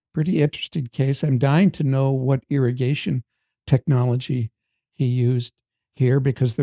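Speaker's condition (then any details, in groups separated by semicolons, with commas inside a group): No condition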